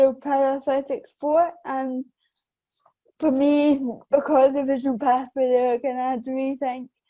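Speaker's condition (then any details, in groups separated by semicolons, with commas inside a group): Cerebral palsy; affects balance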